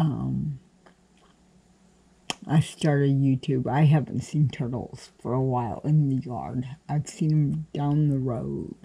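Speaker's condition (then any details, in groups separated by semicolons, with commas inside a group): Cerebral palsy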